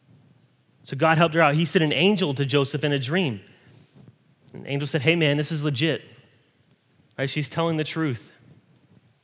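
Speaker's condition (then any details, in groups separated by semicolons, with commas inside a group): No condition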